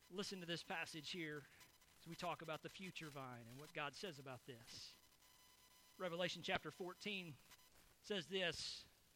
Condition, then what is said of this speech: None; typical speech.